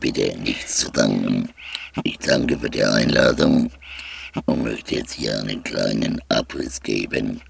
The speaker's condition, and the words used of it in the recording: Laryngectomy. Also diese Epithese war notwendig, damit Sie Ihr Stimmschandventil benutzen.